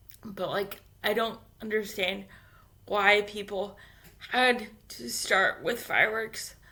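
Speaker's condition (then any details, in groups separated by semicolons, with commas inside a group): Cerebral palsy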